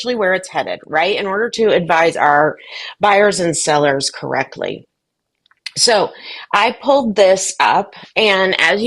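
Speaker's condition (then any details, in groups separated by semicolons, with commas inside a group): No condition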